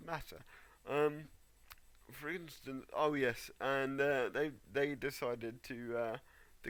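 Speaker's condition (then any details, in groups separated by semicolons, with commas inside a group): Cerebral palsy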